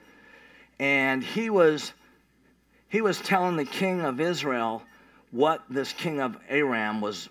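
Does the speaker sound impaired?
Yes: cleft palate; revived by nurse.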